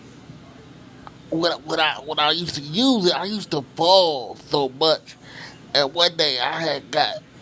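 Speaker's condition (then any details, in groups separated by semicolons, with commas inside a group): Cerebral palsy; from birth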